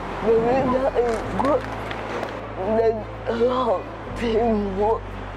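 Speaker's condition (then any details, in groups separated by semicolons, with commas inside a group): Cerebral palsy; difficulties with verbal communication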